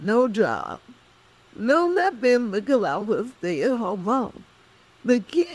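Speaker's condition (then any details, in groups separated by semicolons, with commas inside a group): Cerebral palsy; speech affected, cognition intact; employers reluctant to hire because of speech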